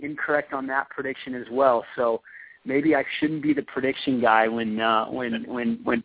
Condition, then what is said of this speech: None; typical speech.